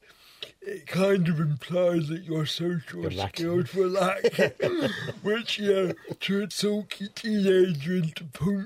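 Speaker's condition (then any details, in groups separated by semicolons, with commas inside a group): Cerebral palsy; wheelchair user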